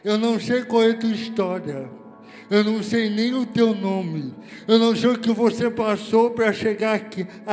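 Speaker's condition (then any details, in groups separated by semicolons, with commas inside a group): Cerebral palsy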